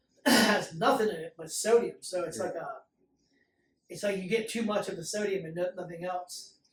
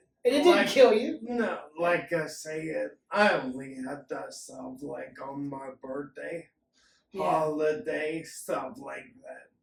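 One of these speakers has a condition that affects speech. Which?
The second: acquired ataxia; acquired ataxia accelerating hereditary ataxia.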